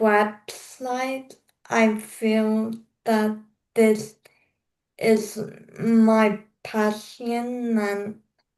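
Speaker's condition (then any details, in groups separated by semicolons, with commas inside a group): Cerebral palsy; slower speaking pace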